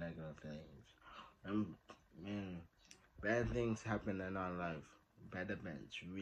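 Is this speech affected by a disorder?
Yes: traumatic brain injury.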